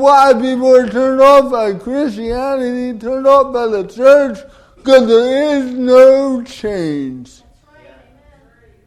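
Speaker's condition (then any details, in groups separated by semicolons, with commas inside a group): Cerebral palsy; Kennedy Krieger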